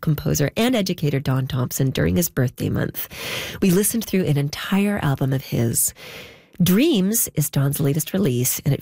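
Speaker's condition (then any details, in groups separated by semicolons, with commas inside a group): No condition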